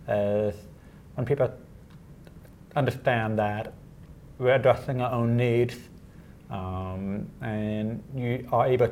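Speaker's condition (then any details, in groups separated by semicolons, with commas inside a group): Deafness; unable to make phone calls unaided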